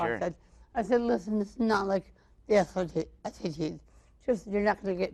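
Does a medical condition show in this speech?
Yes: mild cerebral palsy.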